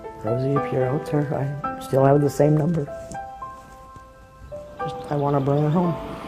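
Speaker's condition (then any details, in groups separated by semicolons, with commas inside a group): No condition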